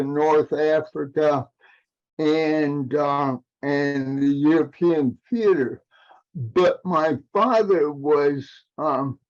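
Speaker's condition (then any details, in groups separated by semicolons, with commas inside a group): Cerebral palsy; aging adult, past 40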